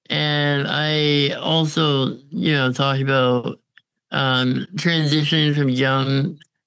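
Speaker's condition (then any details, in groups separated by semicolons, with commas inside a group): Congenital muscular dystrophy; uses ventilator, goes out downtown independently with ventilator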